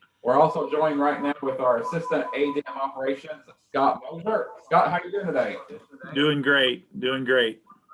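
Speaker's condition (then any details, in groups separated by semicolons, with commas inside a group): No condition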